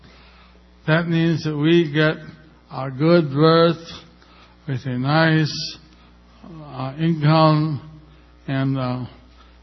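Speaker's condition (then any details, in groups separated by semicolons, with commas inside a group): Stroke with facial paralysis; a little over a year since stroke, undergoing therapy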